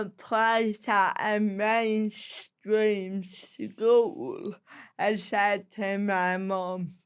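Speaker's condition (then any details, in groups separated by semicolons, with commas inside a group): Cerebral palsy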